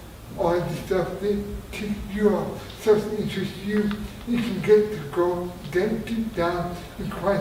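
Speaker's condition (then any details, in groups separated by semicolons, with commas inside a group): Traumatic brain injury; near-fatal injury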